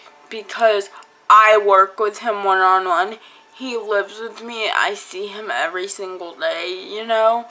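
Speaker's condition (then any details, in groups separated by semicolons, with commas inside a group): Cerebral palsy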